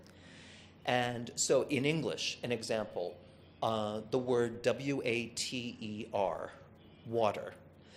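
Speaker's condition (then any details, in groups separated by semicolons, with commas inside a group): No condition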